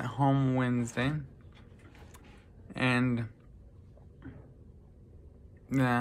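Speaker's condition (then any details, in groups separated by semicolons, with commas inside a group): Traumatic brain injury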